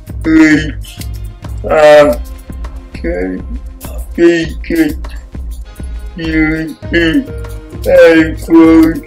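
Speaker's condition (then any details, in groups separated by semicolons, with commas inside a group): Cerebral palsy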